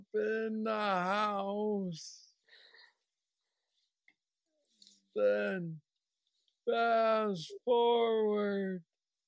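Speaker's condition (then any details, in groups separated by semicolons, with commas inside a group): Parkinson's disease; mobility struggles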